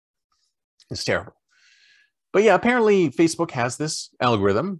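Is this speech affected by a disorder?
No.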